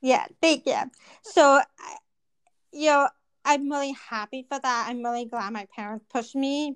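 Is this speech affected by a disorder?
Yes: deafness, cochlear implant; congenital, cause unknown, diagnosed about 6 months, hearing aids until 10, one-sided cochlear implant at 10; speech language therapy and EA as child, may not speak clearly.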